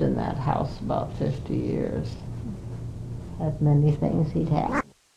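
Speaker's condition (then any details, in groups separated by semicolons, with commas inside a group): Parkinson's disease; 5 years since onset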